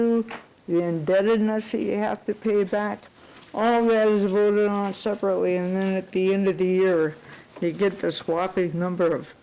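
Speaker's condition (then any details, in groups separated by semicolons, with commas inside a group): Cerebral palsy; unable to type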